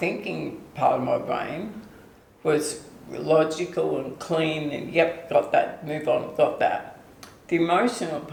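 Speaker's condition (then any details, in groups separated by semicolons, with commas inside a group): ALS/MND; onset foot drop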